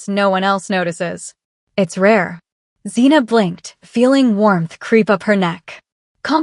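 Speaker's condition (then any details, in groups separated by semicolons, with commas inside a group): No condition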